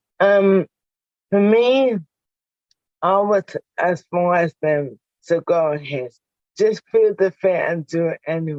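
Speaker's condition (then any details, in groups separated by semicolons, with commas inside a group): Motor neuron disease; diagnosed 18 months ago, fatigue, stiff joints and muscles; speech affected, audibly unclear, reportedly clearer over two months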